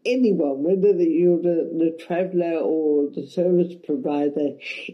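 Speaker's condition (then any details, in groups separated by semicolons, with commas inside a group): Cerebral palsy, mild; speech affected a bit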